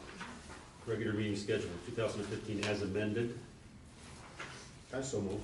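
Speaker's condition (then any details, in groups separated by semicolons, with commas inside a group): No condition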